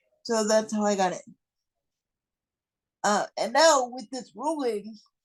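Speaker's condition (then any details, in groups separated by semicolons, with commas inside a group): Cerebral palsy; non-progressive, will not improve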